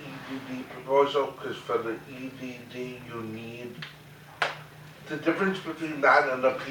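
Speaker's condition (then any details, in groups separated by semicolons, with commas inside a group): Cerebral palsy, mild; mainly affects speech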